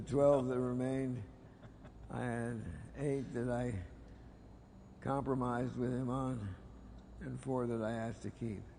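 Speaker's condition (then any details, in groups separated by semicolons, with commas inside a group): Parkinson's disease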